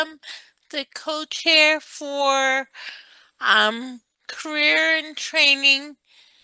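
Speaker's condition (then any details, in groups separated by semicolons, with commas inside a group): Cerebral palsy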